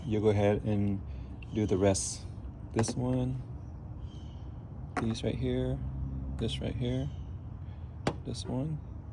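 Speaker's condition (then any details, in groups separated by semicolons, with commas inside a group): No condition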